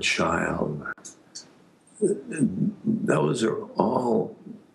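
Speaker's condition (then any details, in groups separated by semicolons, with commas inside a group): Aphasia; speech stops, and things like that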